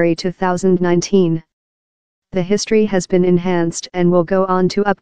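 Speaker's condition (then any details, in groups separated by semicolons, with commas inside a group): No condition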